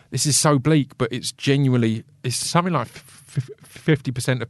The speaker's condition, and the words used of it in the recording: Stuttering. Dead on cue there. Did you see that? It was like it knew yeah. the story was coming.